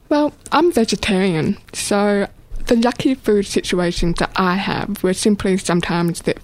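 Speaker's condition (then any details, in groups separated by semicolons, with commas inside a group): Deafness, born deaf; probably congenital deafness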